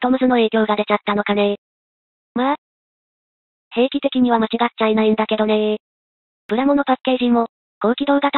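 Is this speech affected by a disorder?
No.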